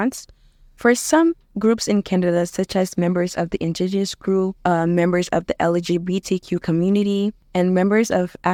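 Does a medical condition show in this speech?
No.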